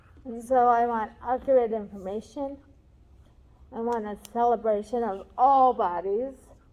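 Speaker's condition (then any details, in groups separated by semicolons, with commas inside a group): Cerebral palsy; talks differently than others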